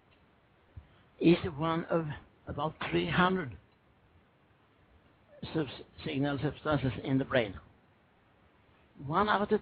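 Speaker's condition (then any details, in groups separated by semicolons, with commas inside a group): Parkinson's disease; self-adjusted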